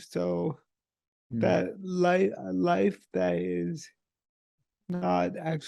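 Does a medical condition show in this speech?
Yes: multiple sclerosis.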